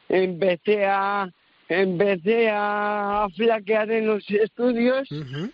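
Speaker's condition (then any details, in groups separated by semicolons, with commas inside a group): Cerebral palsy; early intervention from infancy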